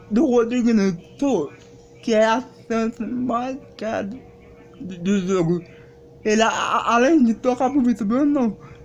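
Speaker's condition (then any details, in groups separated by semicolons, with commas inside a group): Cerebral palsy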